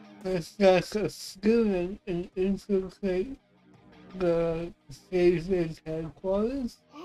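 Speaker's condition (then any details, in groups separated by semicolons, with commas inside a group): Cerebral palsy; affects voice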